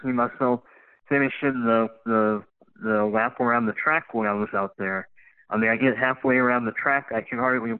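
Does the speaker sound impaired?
Yes: cleft lip and palate; speech impediment, harder for new people to understand at first.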